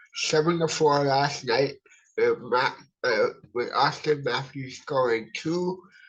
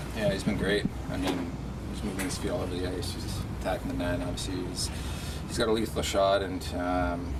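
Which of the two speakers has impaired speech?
The first: cerebral palsy; from birth, affects brain and body muscles.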